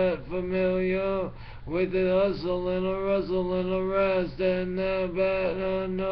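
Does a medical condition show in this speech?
Yes: brain injury.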